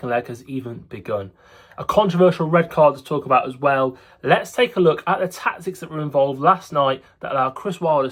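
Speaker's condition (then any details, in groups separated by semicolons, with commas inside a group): No condition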